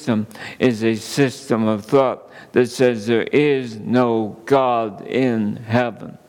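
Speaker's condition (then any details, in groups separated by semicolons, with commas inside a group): ALS; under neurologist care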